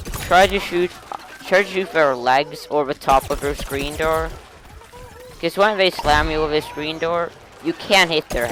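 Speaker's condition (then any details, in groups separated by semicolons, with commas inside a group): No condition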